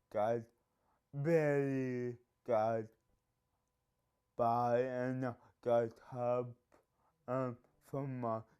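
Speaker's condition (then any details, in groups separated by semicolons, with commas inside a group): Cerebral palsy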